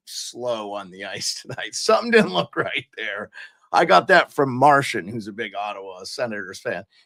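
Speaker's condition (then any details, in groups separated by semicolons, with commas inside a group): No condition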